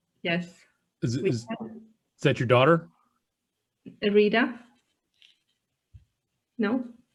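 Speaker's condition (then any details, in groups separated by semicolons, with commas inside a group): No condition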